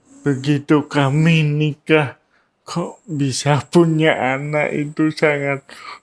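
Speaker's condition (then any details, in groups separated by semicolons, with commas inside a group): Cerebral palsy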